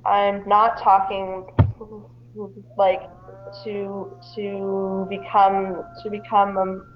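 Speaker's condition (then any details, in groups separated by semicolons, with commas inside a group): Stuttering; speech therapy almost all life, intensive program at about age 9 or 10, school speech pathologist two years; therapy on and off since grade 10, summer refresher course, Institute for Stuttering Treatment and Research; speech skills help in calm situations, unusable when chaotic or anxious, may take longer to answer; repeated sounds, prolonged sounds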